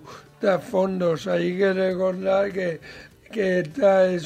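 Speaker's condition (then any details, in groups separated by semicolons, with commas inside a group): Cerebral palsy, mild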